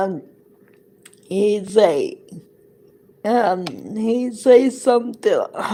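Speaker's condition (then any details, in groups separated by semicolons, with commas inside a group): Cerebral palsy; present from birth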